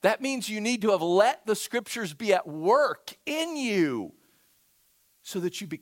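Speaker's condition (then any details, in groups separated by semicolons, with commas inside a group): No condition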